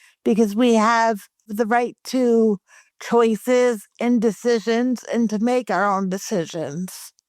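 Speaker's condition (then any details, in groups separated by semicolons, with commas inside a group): Cerebral palsy; present from birth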